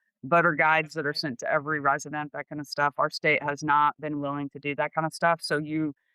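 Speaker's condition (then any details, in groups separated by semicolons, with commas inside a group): No condition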